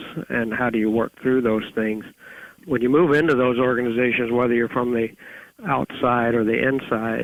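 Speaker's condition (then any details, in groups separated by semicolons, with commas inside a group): No condition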